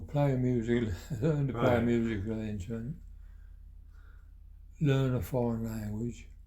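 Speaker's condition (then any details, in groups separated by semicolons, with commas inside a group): Parkinson's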